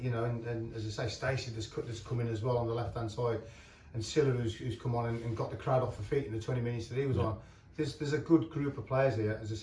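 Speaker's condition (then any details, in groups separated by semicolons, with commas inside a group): No condition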